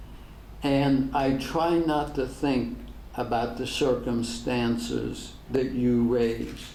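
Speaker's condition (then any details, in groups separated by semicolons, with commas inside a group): ALS; degenerative; diagnosed ten years ago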